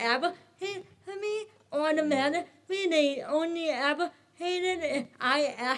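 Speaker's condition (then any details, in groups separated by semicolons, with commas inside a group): Cerebral palsy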